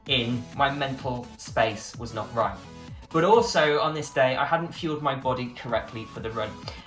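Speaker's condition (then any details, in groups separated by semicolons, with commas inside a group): No condition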